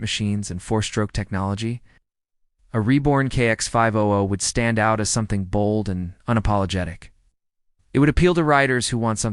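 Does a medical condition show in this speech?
No.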